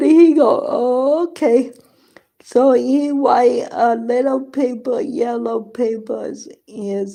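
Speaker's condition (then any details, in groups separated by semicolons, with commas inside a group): Cerebral palsy; present from birth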